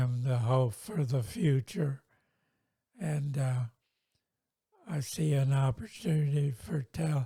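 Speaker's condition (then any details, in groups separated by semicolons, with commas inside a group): Multiple sclerosis; progression stopped, 91 years old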